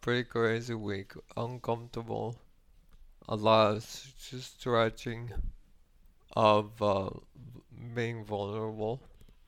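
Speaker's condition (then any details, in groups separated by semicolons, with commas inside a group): ALS; cannot walk, Tobii eye-gaze texting, night ventilator, very low lung capacity, declines tracheostomy, acute hearing; recovering from recent cold, heavy phlegm, days on full-time ventilator, hospitalized, oxygen first night; voice got weaker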